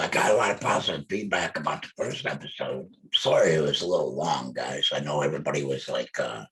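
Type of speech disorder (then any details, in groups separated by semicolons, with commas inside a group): Electrolarynx speech; laryngectomy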